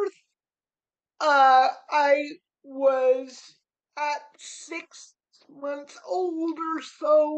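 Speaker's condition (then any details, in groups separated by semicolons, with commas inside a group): Cerebral palsy; spastic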